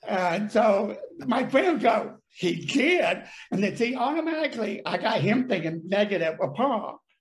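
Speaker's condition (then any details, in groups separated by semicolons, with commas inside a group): Deafness; brain damage from birth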